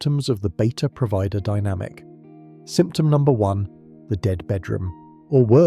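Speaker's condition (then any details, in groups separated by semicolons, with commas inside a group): No condition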